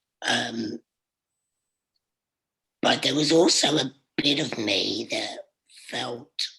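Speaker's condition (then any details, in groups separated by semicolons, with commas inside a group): Laryngectomy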